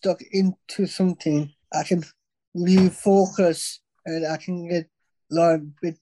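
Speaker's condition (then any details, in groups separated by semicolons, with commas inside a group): Down syndrome; congenital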